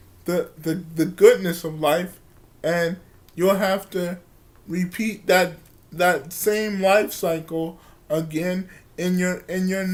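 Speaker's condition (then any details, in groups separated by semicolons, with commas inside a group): Cerebral palsy; from birth, wheelchair user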